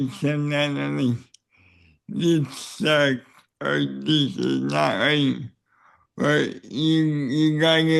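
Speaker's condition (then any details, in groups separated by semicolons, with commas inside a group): Cerebral palsy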